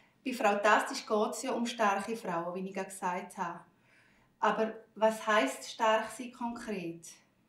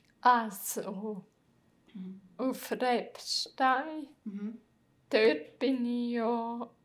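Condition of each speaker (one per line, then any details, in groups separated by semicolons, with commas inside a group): No condition
Multiple sclerosis; autoimmune disease; onset about 14 years ago, needs help from others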